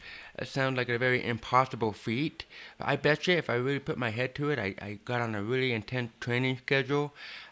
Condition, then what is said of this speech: Deafness. But the fact that I can even speak and have a normal dialogue and a conversation, I had to take 12 years of intense speech therapy.